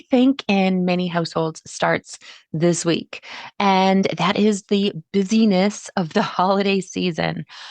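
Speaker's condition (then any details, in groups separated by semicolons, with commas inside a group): No condition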